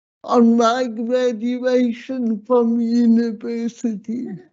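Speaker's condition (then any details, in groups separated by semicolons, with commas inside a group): Slurred speech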